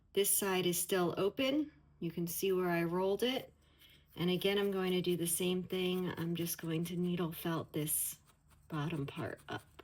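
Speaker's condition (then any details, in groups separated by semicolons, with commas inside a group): No condition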